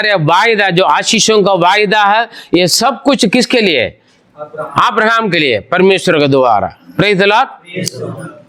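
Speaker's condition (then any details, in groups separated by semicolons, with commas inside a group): No condition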